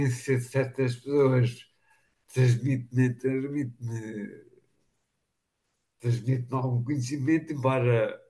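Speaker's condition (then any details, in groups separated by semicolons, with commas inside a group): Machado-Joseph disease (sca3)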